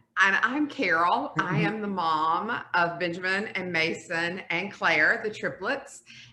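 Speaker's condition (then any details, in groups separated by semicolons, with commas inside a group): No condition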